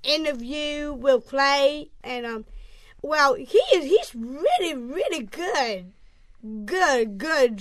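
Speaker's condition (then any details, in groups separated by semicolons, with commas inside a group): Down syndrome; diagnosis confirmed about 2 weeks after birth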